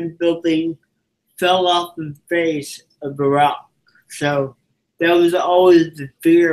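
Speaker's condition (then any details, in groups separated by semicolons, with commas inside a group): Cerebral palsy; from birth, physical disability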